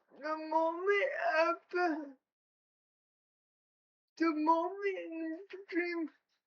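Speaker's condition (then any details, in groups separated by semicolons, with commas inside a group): Cerebral palsy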